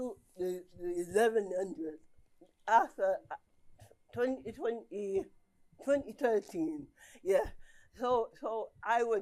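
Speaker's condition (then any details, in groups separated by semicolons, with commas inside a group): Cerebral palsy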